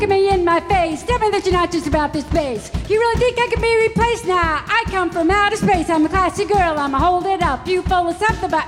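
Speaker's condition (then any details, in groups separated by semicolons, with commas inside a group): No condition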